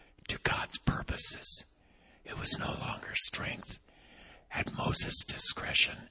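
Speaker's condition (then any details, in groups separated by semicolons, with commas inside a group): Vocal cord paralysis, unilateral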